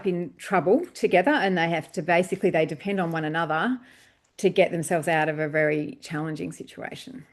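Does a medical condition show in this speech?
No.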